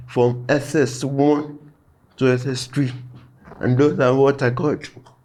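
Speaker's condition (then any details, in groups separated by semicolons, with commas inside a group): Cerebral palsy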